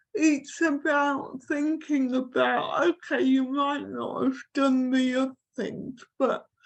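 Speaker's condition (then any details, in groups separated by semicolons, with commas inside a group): Cerebral palsy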